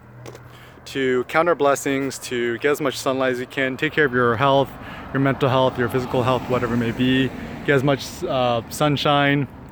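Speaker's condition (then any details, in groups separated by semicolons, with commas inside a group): No condition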